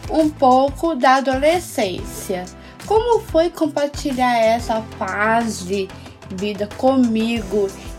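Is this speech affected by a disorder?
Yes: Down syndrome; trisomy 21, from birth, had therapies, private lessons and extra support at school and university.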